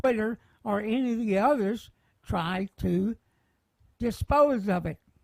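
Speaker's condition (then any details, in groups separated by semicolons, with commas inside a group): Head cancer surgery; squamous cell carcinoma, surgery neck to jaw, part of tongue removed; speech affected by surgery, swallowing and breathing difficulty after surgery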